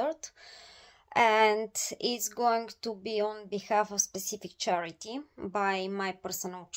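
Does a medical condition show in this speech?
No.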